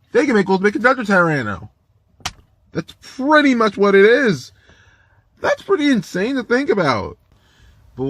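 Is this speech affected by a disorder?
No.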